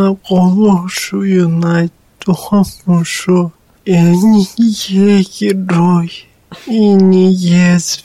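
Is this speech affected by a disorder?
Yes: cerebral palsy; since birth, born apparently lifeless, parents told would die within three weeks; speech defect noticeable to others, not heard by self, startled by own voice on microphone.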